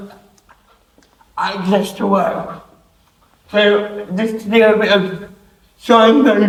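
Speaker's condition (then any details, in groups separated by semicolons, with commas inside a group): Cerebral palsy; affects hands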